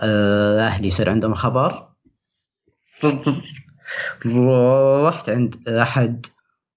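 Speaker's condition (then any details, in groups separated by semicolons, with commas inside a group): Stuttering; stutter from about age 10, mild then worsening, obstacle by 15, later stuttering control program; worst period of stutter currently, stutter increased, anxiety disorder treated at psychiatric clinic; stutter greatly controlled after program, now increased again, hardest in meetings and work communication; blocks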